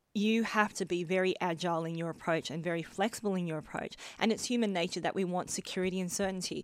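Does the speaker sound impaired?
Yes: bilateral cleft lip and palate; congenital bilateral, lip and palate did not fuse before birth, multiple hospital operations before school age; adult.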